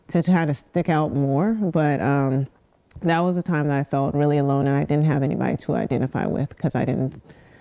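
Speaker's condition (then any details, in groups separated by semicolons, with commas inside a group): No condition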